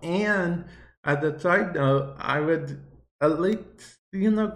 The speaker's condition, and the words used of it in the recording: Cerebral palsy. I have CP or cerebral palsy and it can affect my speech a bit.